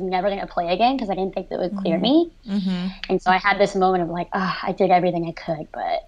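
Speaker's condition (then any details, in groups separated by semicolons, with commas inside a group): Cleft lip and palate, severe; after stroke could not speak, text, write or converse, cognition impaired; speech pathologist and cognitive therapy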